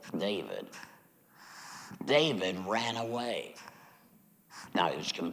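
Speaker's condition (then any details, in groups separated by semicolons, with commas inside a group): Laryngectomy; chemo and radiation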